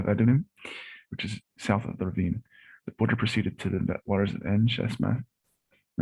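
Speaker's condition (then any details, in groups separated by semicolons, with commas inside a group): No condition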